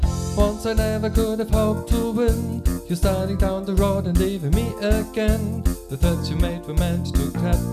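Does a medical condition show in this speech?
No.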